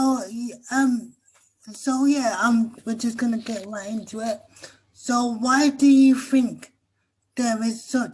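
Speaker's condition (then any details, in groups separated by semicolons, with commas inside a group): Cerebral palsy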